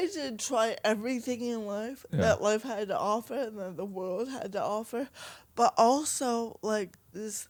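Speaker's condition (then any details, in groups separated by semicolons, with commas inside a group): Cerebral palsy, mild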